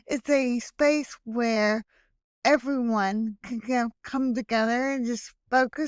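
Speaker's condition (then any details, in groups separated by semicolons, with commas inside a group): Hemiplegic cerebral palsy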